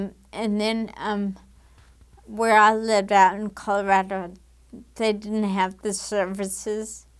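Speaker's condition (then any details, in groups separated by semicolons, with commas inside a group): Damaged diaphragm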